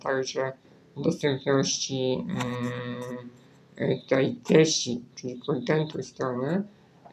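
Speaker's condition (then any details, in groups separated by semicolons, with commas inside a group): Spinal muscular atrophy; right-click via two keys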